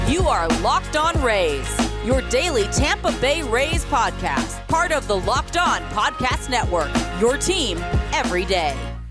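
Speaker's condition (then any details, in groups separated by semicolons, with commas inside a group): No condition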